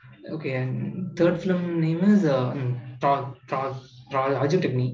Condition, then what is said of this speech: Stuttering. Oh my god, even the starting itself I've got a lot of stammering.